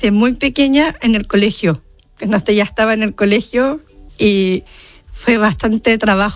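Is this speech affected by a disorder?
Yes: Down syndrome; present from birth, mother told of diagnosis before birth; 30 years old.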